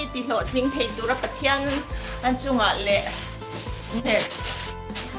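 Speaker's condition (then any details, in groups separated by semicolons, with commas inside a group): No condition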